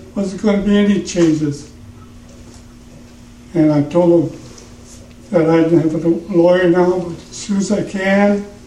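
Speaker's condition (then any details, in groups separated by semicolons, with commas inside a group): Parkinson's; trouble in the throat while speaking; trouble in the throat when speaking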